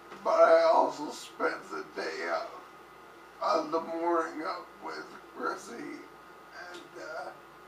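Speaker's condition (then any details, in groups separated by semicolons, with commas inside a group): Cerebellar ataxia from brain tumour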